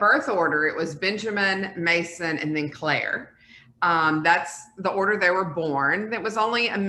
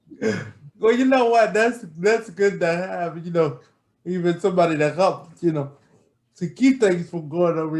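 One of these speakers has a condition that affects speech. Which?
The second: cerebral palsy; brain damage, diagnosed in infancy, spastic.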